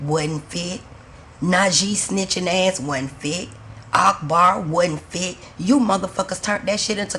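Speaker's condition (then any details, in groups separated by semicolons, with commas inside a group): No condition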